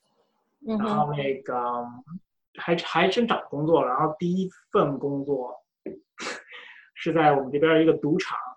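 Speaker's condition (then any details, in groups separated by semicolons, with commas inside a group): Stuttering; native Mandarin speaker, moved to US at 17, few therapy sessions in remote Beijing suburb, worse, stopped; blocks on first word, stutters less in Chinese than English, harder to understand in English; repeated sounds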